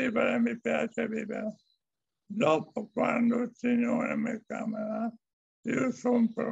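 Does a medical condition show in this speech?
Yes: amyotrophic lateral sclerosis; still speaks.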